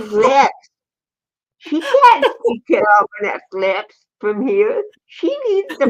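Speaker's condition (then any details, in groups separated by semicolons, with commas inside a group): Cerebral palsy; present from birth, mixed athetoid and ataxic; diagnosed at 18 months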